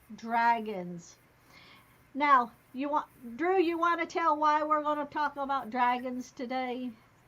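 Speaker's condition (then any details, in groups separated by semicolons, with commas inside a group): No condition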